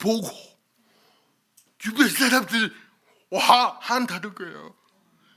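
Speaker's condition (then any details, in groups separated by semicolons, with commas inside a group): Cerebral palsy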